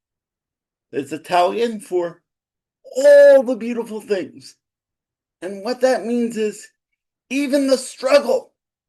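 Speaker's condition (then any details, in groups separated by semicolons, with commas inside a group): Cerebral palsy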